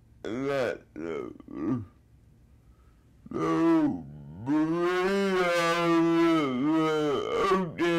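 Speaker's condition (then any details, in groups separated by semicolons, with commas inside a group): Cerebral palsy; motorized wheelchair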